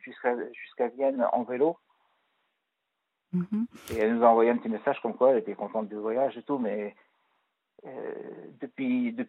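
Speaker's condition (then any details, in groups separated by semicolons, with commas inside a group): Parkinson's disease; physiotherapy twice weekly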